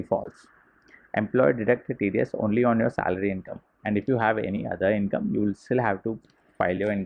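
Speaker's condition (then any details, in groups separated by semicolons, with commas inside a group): No condition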